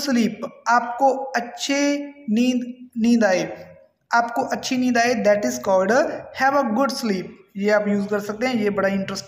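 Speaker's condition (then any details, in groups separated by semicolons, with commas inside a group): No condition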